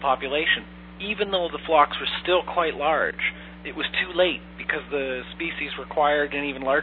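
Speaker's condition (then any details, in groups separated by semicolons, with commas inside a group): No condition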